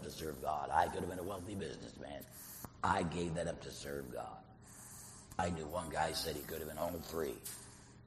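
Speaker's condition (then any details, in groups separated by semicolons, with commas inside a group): Laryngectomy, voice prosthesis; like a kazoo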